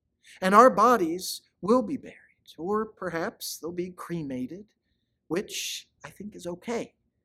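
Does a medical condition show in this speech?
No.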